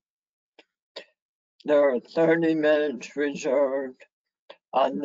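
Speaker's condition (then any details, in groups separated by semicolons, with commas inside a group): Head and neck cancer; head and neck cancer salvage surgery, left vagus nerve severed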